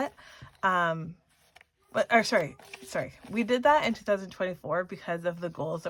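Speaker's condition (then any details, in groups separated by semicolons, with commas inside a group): No condition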